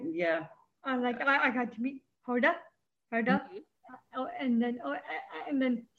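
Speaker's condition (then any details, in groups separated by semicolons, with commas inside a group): Down syndrome; congenital, stutter; age 24; brought out by anxiety, learned to control stutter for public speaking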